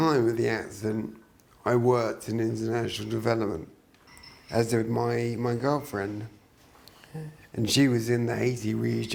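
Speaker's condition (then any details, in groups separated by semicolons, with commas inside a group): Traumatic brain injury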